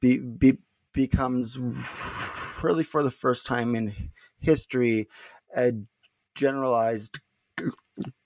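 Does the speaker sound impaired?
Yes: stuttering; not stuttering much currently; here repeated sounds.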